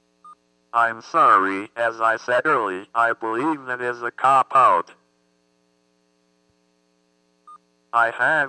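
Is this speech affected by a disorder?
Yes: athetoid cerebral palsy; birth oxygen loss over an hour.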